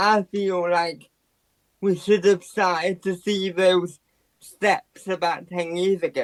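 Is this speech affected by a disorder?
Yes: quadriplegic cerebral palsy.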